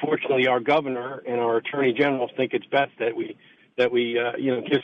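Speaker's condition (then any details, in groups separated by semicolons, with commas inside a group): No condition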